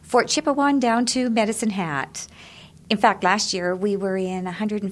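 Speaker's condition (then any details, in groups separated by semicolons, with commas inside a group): No condition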